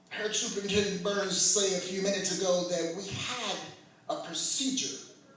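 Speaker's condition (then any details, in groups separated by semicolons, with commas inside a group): No condition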